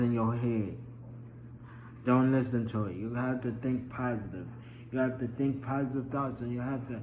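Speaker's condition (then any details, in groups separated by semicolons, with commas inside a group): Traumatic brain injury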